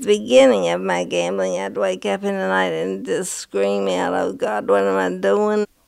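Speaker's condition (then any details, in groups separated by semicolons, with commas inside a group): Parkinson's disease; onset in early 50s, full body tremor with fall, Requip for 7 to 8 years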